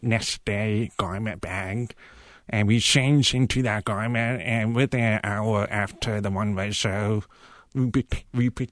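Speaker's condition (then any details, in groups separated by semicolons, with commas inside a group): Profound deafness; interpreter used on Project Runway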